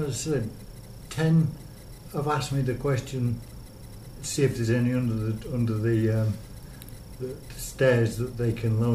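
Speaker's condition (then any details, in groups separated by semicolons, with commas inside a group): Motor neurone disease; lost use of virtually all muscles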